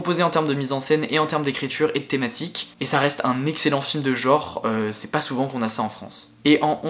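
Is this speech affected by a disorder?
No.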